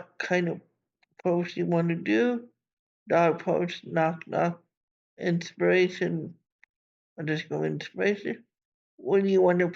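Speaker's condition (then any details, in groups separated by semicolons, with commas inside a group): Cerebral palsy; from birth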